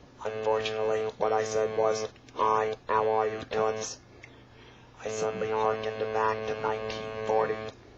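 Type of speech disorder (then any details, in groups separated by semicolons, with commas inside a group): Electrolarynx speech; laryngectomy (electrolarynx user)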